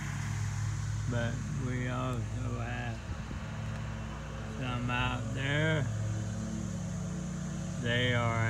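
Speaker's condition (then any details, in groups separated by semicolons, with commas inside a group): ALS; voice noticeably changed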